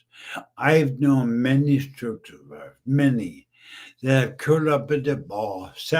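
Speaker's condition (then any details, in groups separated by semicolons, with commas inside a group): Brain injury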